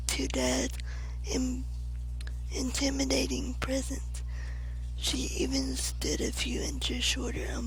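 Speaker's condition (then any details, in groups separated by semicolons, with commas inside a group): Cerebral palsy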